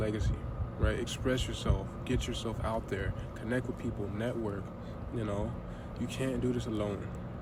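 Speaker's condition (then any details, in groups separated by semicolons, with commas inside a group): No condition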